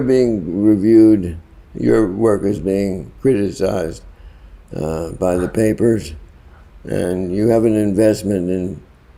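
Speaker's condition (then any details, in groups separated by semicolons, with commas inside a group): Parkinson's; worsening, often debilitating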